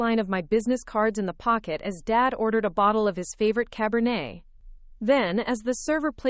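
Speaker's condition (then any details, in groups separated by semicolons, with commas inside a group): No condition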